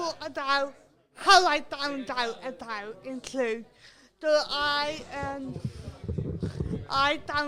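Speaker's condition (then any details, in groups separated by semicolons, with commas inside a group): Cerebral palsy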